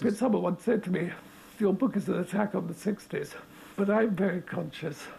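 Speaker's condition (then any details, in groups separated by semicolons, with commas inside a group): Motor neurone disease; late stage, 18 months since onset, completely immobile, lying in bed in New York, breathing aid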